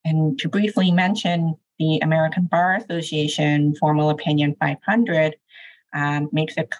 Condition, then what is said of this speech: Deafness. I'm deaf and I use cochlear implants to hear and I use spoken language to communicate, but I can also use American Sign Language to communicate.